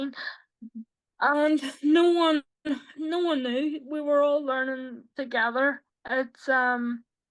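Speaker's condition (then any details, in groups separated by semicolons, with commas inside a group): Quadriplegic cerebral palsy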